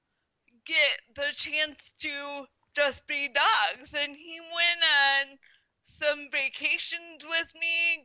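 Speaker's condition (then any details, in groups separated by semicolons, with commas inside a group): Spastic quadriplegic cerebral palsy; power wheelchair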